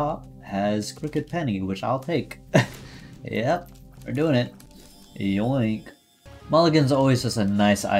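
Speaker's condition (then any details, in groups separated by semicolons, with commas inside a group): No condition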